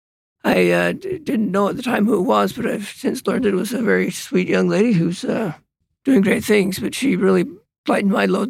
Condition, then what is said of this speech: Parkinson's disease. He would come, but it's sometimes hard for him to get the words across that he would like to share because of this Parkinson's.